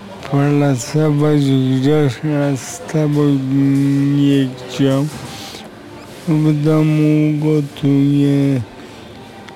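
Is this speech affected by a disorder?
Yes: aphasia; no speech for about five years after regaining consciousness.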